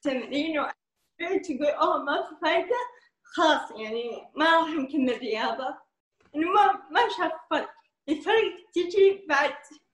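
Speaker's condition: Cerebral palsy, mild; described by host as very normal in speech

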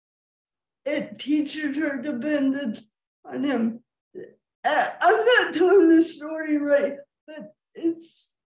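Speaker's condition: Cerebral palsy, quadriplegia; born 2.6 pounds at University of Michigan Hospital Ann Arbor

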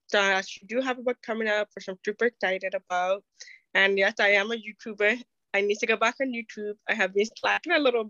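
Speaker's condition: Deafness, acquired after infection

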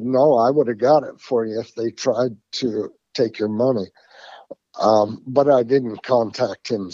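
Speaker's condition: Parkinson's; formerly voice tremor

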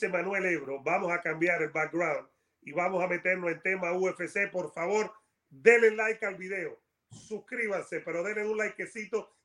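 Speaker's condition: No condition

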